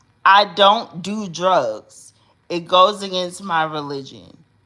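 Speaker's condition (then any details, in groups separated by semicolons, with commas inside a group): Cerebral palsy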